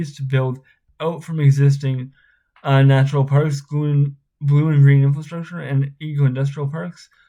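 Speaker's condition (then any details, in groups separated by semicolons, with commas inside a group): Spastic cerebral palsy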